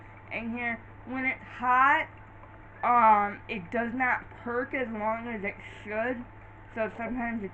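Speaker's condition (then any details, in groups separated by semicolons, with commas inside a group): Cerebral palsy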